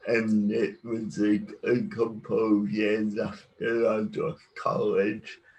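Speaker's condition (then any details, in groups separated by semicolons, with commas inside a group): Cerebral palsy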